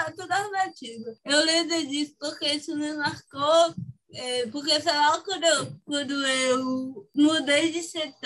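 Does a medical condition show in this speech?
Yes: cerebral palsy; from birth, motor sequelae.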